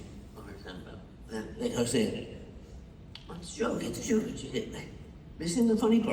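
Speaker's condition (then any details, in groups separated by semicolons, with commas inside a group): Parkinson's; over seven years since diagnosis; loses train of thought mid-sentence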